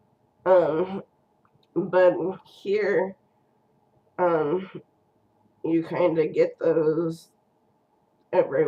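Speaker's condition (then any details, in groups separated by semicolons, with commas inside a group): Cerebral palsy; first word not said quite right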